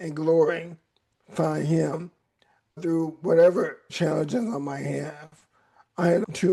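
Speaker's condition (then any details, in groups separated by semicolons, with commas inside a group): ALS; onset in hands with cramping; voice raspy at times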